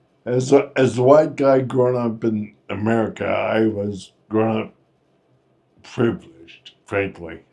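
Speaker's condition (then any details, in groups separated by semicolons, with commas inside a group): Friedreich's ataxia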